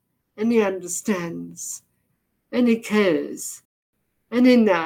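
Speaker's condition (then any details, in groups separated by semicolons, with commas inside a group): Deafness, severe; also visually impaired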